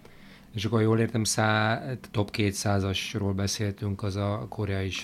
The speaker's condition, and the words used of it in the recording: No condition.